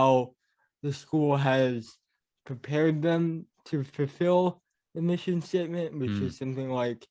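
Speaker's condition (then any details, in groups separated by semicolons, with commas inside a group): Cerebral palsy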